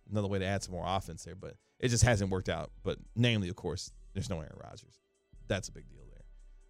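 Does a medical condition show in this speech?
No.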